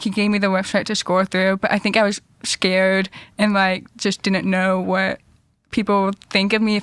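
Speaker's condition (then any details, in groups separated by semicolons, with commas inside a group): Deafness; cochlear implants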